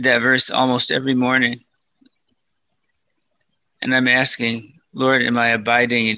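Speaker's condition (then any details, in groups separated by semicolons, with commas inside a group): Parkinson's disease, mild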